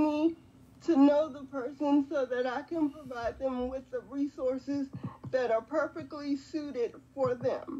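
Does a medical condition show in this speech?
Yes: quadriplegic cerebral palsy.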